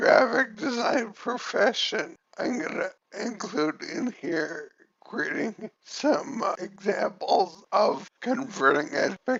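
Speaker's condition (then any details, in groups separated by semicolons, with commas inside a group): Cerebellar ataxia from brain tumour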